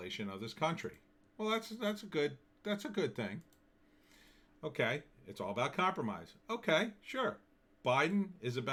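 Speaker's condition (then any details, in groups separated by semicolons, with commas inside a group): No condition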